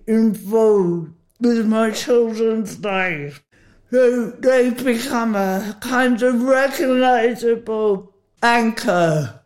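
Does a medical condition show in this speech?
Yes: Huntington's disease; inherited from father, carries mutation, learned father's diagnosis at 39, mood symptoms before medication, initially misdiagnosed; treated by Ed Wild at Bloomsbury clinic, past tominersen gene silencing trial.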